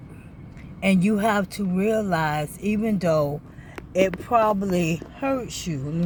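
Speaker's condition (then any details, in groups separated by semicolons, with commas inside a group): ALS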